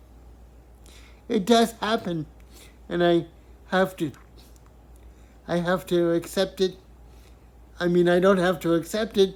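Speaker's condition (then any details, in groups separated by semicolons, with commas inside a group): Cerebral palsy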